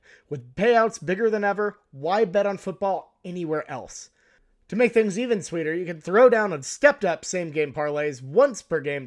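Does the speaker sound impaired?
No.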